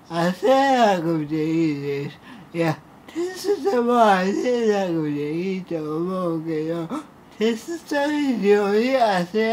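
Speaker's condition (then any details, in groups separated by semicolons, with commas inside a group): Cerebral palsy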